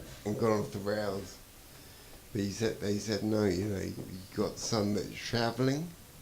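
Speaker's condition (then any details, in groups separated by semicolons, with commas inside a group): Traumatic brain injury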